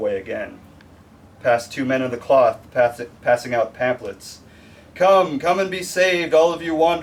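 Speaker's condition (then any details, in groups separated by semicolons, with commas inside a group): No condition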